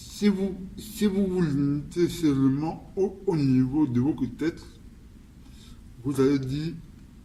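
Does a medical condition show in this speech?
Yes: cerebral palsy.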